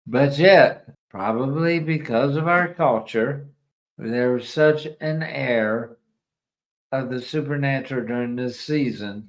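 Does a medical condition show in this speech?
Yes: ALS.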